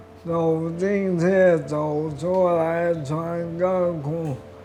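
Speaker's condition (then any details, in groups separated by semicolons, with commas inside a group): Motor neuron disease; affects speech and movement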